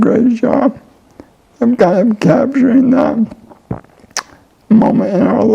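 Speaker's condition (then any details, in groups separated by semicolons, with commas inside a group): ALS; voice and lungs affected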